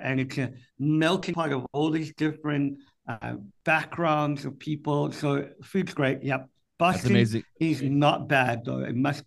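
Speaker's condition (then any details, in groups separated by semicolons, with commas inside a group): Cleft palate; speech impediment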